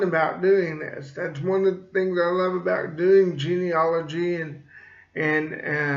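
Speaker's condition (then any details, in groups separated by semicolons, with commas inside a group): Cerebral palsy; slight speech impediment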